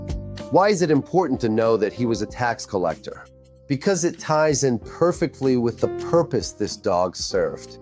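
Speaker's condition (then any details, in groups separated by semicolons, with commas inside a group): No condition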